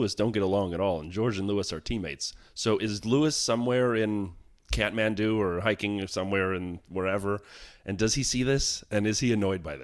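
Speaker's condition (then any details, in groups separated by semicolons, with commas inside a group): No condition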